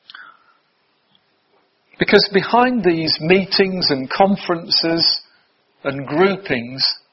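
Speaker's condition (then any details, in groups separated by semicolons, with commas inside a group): No condition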